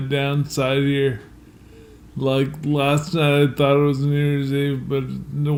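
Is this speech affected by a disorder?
Yes: multiple sclerosis.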